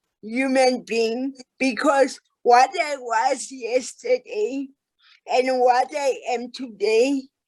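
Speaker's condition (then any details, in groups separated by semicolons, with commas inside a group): Cerebral palsy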